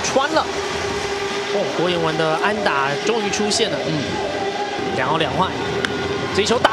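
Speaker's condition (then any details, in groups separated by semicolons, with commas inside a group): No condition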